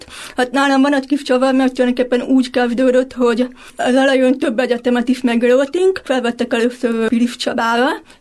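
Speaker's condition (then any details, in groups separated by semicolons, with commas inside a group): Deafblindness (hearing impairment)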